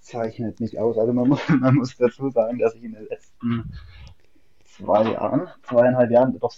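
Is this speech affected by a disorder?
No.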